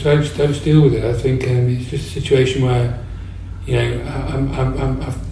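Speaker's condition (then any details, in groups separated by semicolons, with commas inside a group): Parkinson's disease; no cure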